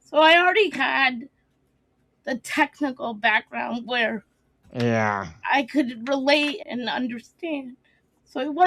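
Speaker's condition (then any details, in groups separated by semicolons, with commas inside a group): Cerebral palsy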